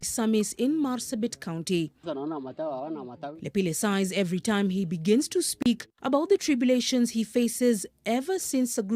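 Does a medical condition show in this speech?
No.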